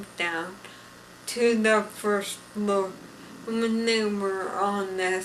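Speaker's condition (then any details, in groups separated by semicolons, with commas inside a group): Traumatic brain injury; tracheostomy later removed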